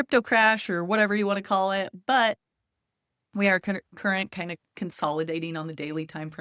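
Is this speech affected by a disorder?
No.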